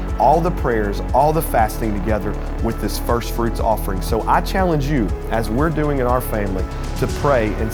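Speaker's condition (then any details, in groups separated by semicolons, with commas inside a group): No condition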